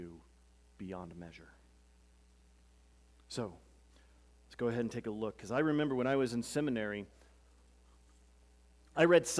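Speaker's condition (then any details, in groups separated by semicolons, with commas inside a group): No condition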